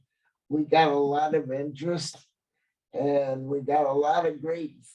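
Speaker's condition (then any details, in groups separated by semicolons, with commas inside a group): Cerebral palsy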